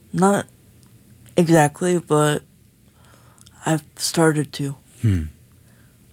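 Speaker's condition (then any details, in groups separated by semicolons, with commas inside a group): Cerebral palsy; needs Hoyer lift to get out of bed, daily medication, 24/7 care; in motorized wheelchair, came to studio by TriMet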